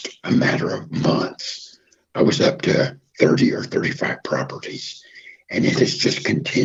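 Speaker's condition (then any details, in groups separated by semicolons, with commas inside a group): Throat cancer, half voicebox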